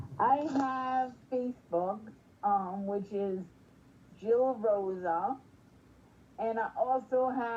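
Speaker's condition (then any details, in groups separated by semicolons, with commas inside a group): Spastic quadriplegic cerebral palsy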